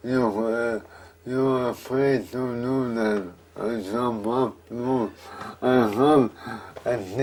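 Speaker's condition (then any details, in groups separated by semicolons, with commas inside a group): MND/ALS; poor speech at onset, slow speech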